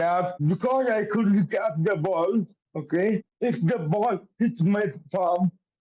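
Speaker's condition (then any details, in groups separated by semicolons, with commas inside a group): Cerebral palsy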